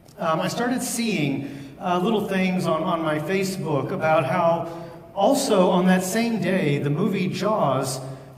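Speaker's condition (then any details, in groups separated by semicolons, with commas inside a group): No condition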